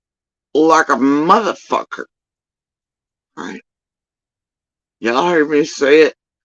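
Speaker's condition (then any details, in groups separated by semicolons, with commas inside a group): Facial paralysis after surgery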